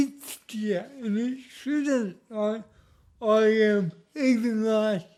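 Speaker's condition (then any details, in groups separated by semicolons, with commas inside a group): Cerebral palsy; speech noticeably affected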